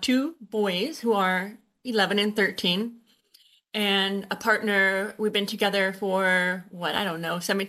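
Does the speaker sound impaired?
Yes: Usher syndrome, born deaf; Usher syndrome type 2, deaf or hard of hearing from birth, hearing aids from age 2, sign language.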